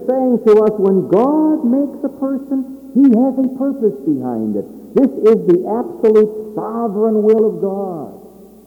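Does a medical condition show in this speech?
No.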